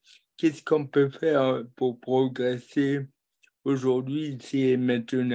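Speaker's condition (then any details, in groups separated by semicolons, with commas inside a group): Cerebral palsy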